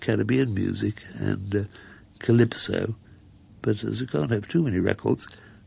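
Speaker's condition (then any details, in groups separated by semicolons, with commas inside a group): Muscular dystrophy; progressive, wheelchair user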